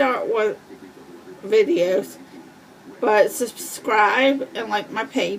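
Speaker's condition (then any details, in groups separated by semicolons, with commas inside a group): Cerebral palsy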